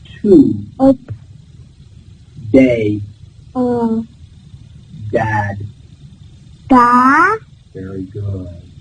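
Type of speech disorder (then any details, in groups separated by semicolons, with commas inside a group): Childhood apraxia of speech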